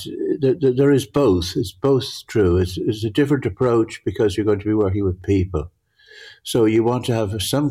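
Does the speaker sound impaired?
Yes: Parkinson's; altered visual perception, difficulty judging near and far, grouped objects merge together.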